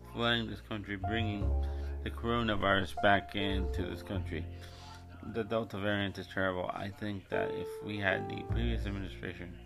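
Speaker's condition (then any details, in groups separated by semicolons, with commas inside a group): Cerebral palsy; pre-op sedatives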